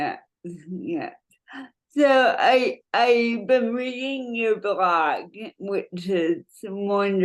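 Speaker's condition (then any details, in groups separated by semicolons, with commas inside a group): Cerebral palsy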